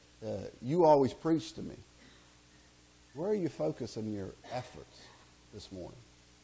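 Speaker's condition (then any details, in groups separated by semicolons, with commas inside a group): No condition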